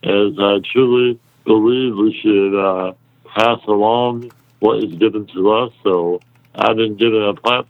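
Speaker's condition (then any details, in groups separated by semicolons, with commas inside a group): Muscular dystrophy; congenital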